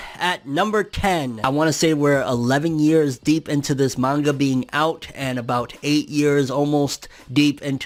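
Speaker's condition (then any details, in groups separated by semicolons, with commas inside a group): No condition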